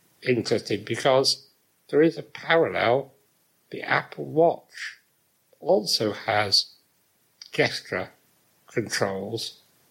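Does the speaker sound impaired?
Yes: muscular dystrophy; severe muscle weakness, cannot use arms; does everything by voice, relies on voice dictation for WhatsApp messages and emails, Siri; weak breathing, speech and breathing compromised.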